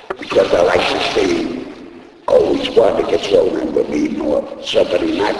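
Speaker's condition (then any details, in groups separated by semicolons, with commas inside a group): Laryngectomy; voice box removed by operation, device placed in throat, voice first lost at racetrack; still talking after voice box removal; speaks using device in throat, needs thumb to talk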